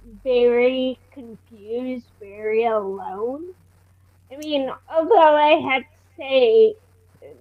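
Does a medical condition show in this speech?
Yes: Friedreich's ataxia; diagnosed at 17, wheelchair almost 25 years, slow typing.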